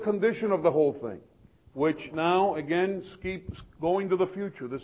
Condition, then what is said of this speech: No condition.